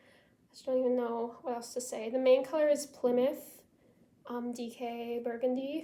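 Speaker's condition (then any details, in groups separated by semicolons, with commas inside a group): No condition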